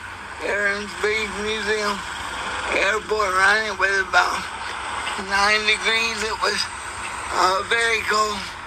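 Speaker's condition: Cerebral palsy; unable to play traditional sports

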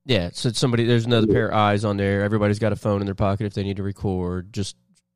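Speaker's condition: No condition

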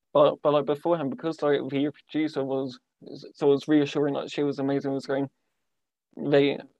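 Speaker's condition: Stammer; accepted from the start, some people did not realise it; stammer recently very good, best when sociable; tailors spoken pieces to be more comfortable for stammer; repeated sounds

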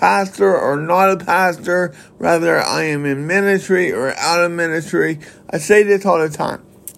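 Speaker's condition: Cerebral palsy

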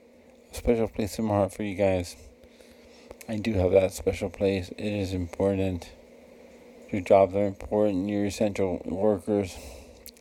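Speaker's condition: Cerebral palsy; released from pediatric care, past therapy including occupational therapy; no longer in therapy, no surgery needed; never needed speech therapy

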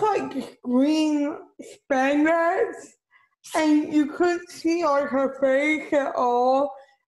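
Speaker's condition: Cerebral palsy; physical therapy

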